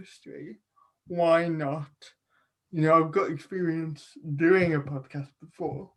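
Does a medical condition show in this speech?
Yes: cerebral palsy.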